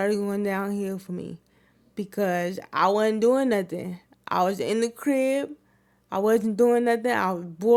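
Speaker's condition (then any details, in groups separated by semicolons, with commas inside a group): Cerebral palsy; wheelchair user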